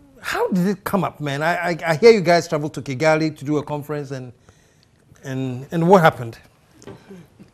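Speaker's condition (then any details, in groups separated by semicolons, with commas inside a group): No condition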